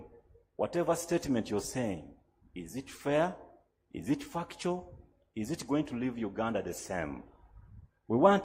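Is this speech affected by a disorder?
No.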